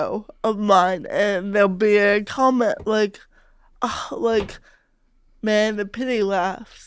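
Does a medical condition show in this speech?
Yes: cerebral palsy; speech sounds unusual.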